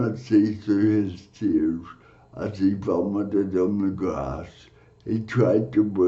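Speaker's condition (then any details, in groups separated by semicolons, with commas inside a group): Cerebral palsy; from birth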